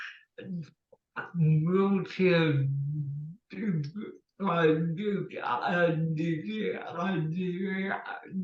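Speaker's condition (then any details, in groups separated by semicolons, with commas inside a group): Cerebral palsy; since childhood; speech impediment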